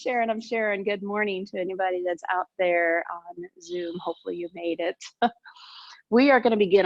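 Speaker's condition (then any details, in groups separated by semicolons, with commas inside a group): No condition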